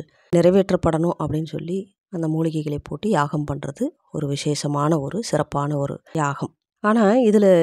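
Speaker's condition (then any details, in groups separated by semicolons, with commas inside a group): No condition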